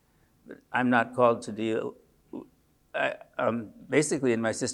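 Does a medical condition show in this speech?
Yes: Parkinson's disease; age 74.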